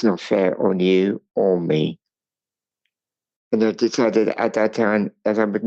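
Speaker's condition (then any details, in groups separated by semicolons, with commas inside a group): Cerebral palsy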